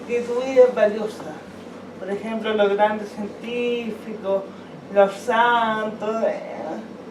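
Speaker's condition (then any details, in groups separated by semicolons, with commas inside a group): Cerebral palsy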